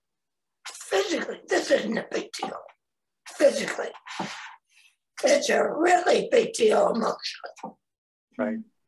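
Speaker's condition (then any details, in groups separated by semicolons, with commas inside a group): Laryngectomy; laryngectomy for head and neck cancer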